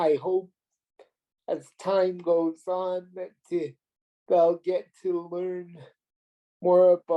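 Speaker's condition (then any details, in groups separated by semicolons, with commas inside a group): Cerebral palsy; premature birth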